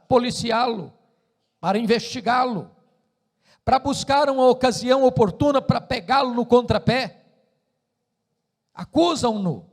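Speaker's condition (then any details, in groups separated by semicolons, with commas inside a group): No condition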